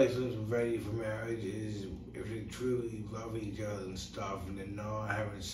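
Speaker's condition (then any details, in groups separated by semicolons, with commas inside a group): Brain injury; tongue cut off at age 5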